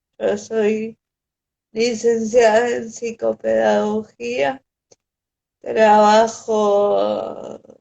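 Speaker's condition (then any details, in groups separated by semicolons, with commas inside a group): Cerebral palsy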